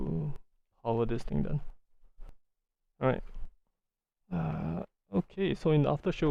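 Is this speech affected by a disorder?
No.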